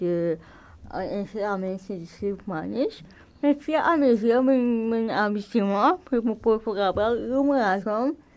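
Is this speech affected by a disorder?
Yes: cerebral palsy.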